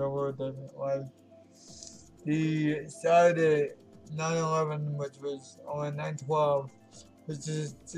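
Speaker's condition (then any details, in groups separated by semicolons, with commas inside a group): Cerebral palsy; affects legs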